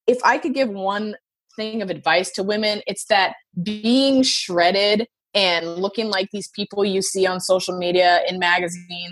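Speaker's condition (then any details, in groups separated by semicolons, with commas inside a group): No condition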